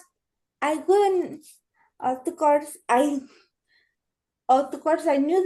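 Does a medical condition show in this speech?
Yes: cerebral palsy; limits current activity.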